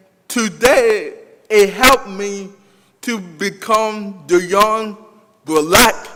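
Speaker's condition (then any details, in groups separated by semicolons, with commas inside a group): Cerebral palsy; past speech therapy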